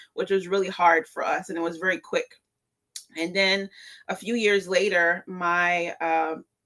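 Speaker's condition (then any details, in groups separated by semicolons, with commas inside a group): No condition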